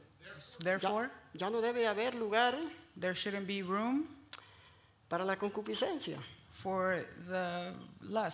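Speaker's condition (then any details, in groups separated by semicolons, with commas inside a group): No condition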